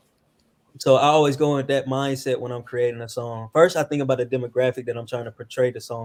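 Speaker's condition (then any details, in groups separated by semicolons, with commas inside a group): No condition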